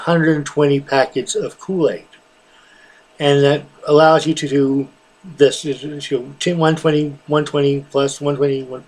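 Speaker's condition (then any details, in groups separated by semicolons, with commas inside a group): No condition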